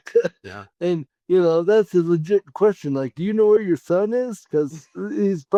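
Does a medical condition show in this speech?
Yes: cerebral palsy.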